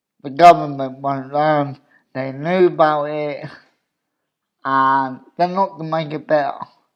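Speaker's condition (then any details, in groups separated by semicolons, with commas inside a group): Cerebral palsy; wheelchair user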